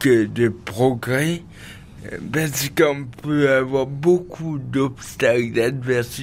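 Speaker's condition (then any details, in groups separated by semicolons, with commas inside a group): Cerebral palsy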